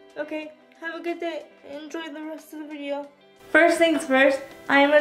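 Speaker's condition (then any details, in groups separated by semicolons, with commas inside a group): Spastic quadriplegic cerebral palsy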